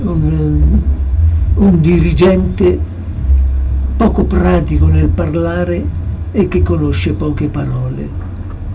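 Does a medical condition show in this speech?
Yes: Parkinson's disease; approaching final stage.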